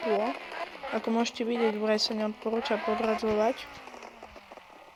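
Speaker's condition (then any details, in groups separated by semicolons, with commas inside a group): No condition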